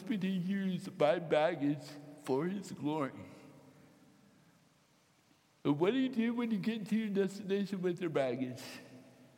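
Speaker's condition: Cerebral palsy, mild; walking regained through swimming and swim therapy

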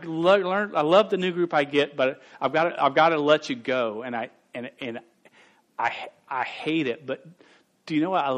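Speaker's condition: Stuttering; still stutters, speaks in front of crowds despite stutter; blocks, gets stuck on own name and short words like a and and; repeated sounds, repeated words

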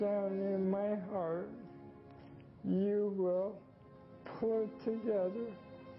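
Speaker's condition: ALS; amyotrophic lateral sclerosis, Lou Gehrig's disease, very short time left; voice tough to understand

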